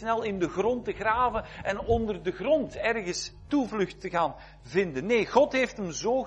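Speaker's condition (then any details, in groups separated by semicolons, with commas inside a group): No condition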